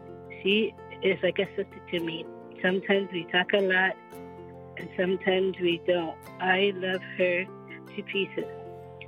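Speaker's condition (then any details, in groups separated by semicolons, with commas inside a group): Down syndrome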